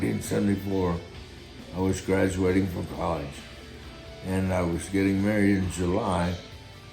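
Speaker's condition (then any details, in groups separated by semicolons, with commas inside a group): Guillain-Barré syndrome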